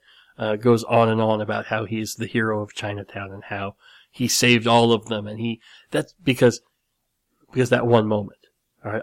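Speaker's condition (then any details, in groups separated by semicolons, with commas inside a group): Cleft lip and palate; nose still slightly crooked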